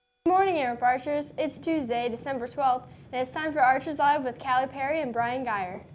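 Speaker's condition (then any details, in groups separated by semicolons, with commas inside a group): No condition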